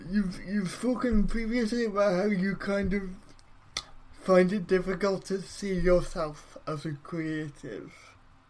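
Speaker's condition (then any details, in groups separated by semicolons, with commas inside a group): Cerebral palsy; brain damage at or around birth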